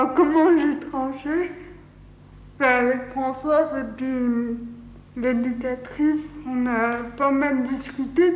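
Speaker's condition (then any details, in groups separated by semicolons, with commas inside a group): Cerebral palsy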